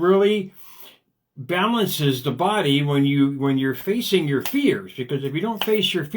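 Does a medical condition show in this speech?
No.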